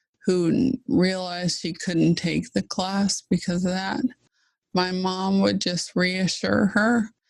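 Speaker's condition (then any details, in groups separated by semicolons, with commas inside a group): ALS (Lou Gehrig's disease); fast progressing form; almost bedbound, uses wheelchair; voice wonky, full voice earlier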